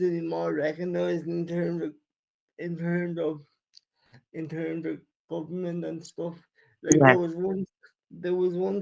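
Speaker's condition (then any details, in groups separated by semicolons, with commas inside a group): Cerebral palsy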